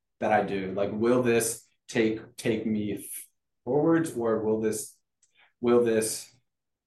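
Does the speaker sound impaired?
Yes: stuttering; stuttering since childhood; varies by situation, more fluent when confident, healthy and feeling good; here repeated sounds, repeated words, blocks.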